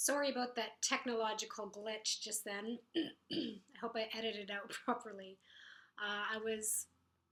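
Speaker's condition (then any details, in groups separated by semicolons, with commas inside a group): No condition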